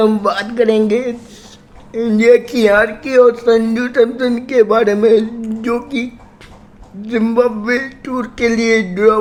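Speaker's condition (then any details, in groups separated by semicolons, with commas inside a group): Cerebral palsy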